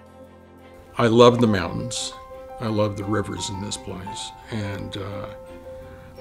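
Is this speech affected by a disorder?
No.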